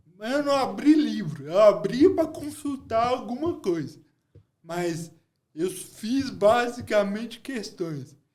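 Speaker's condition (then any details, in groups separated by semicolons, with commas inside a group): Cerebral palsy; low brain oxygen at birth, delayed delivery; over 40 years since onset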